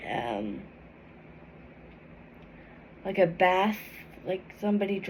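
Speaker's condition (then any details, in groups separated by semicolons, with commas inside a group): Cerebral palsy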